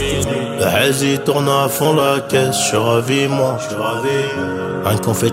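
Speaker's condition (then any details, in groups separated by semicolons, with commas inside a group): No condition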